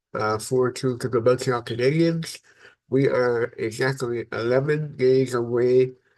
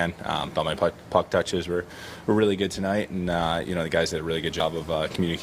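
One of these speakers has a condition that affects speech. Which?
The first: cerebral palsy; from birth, affects brain and body muscles.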